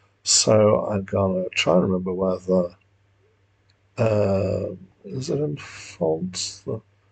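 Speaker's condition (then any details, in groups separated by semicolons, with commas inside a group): No condition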